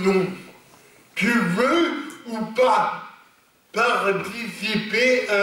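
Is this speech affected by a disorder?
Yes: cerebral palsy; lifelong, non-progressive.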